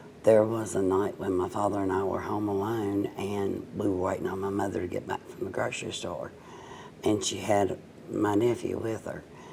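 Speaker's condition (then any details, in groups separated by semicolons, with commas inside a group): Cerebral palsy, mild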